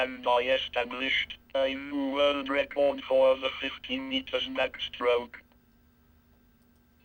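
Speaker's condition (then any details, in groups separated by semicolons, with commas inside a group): Cerebral palsy, speech-generating device; lifelong, affects all muscles including speech muscles; walks with difficulty, can drive; non-speaking, uses sounds, signs, word board, speech synthesizer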